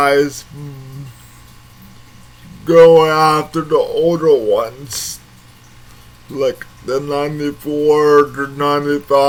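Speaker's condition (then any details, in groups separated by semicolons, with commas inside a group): Cerebral palsy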